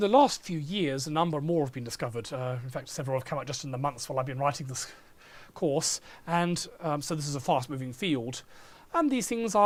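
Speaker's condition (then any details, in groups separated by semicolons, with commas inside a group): No condition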